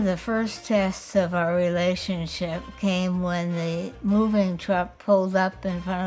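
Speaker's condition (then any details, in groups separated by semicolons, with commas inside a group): Parkinson's disease; diagnosed at retirement age, needs help with house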